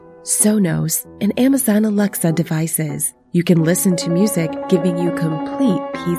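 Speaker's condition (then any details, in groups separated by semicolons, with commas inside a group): No condition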